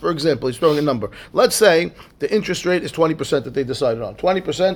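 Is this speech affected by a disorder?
No.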